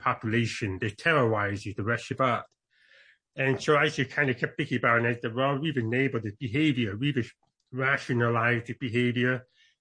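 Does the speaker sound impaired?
Yes: born deaf; deaf accent, tries to speak as clearly as possible.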